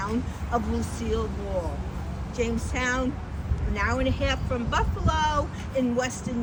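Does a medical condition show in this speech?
No.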